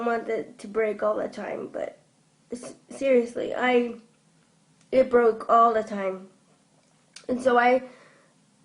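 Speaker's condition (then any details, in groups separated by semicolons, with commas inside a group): Cerebral palsy; from birth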